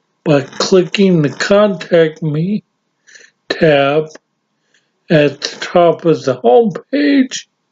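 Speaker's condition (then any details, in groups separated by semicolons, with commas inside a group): Severe brain injury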